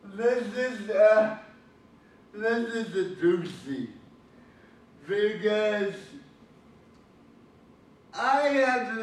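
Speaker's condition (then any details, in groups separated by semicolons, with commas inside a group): Cerebral palsy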